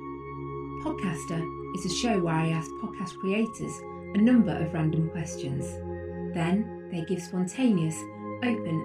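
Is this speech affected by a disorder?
No.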